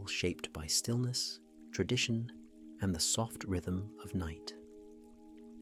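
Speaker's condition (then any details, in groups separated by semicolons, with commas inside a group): No condition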